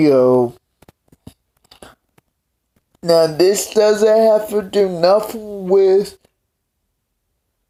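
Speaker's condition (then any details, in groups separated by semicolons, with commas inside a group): Cerebral palsy; several unnoticed strokes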